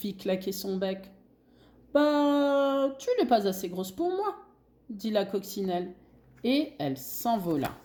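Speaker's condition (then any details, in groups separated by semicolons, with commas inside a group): No condition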